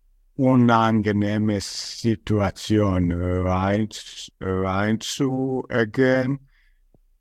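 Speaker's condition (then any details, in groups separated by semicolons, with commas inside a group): Stuttering; onset age 5, stated as 32 years; phone calls formerly impossible; blocks, monitors speech tension to catch blocks early; repeated sounds, blocks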